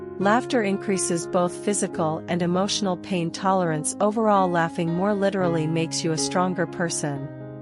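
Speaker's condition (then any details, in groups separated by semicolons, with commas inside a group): No condition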